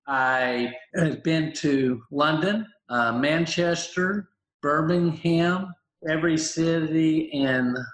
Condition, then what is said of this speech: Aphasia. Pray I don't get interrupted because if I do, it's all gone.